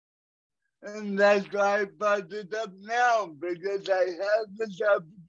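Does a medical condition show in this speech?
Yes: cerebral palsy; cerebral palsy from birth, 37 years with condition; walking distance much reduced compared with before, suspects condition is progressive.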